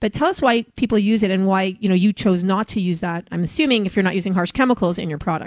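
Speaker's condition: No condition

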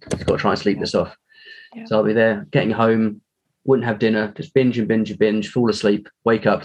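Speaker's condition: No condition

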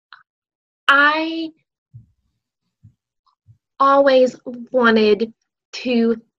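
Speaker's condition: Stuttering; childhood onset, school speech therapy since learning to talk, Lamar University clinic therapy from senior year, age 19; adult, still stutters; stutters openly; blocks

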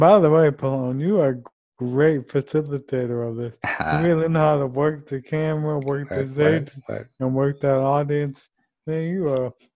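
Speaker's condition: ALS; ALS diagnosed just before age 30

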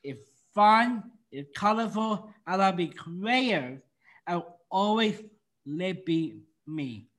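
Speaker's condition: Down syndrome; from birth, incomplete intestine, intestinal bypass surgery on day three, heart defect with two holes, congestive heart failure, open heart surgery in infancy; condition not apparent from listening to speech

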